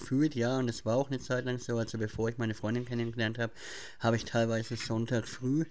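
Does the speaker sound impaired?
Yes: cleft palate; since childhood, still present; speech impediment, listener messages said cannot be heard, mimicked at school, class laughed at reading aloud.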